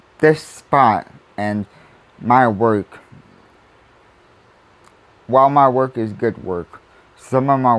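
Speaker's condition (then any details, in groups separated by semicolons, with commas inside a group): Cerebral palsy; spastic quadriplegic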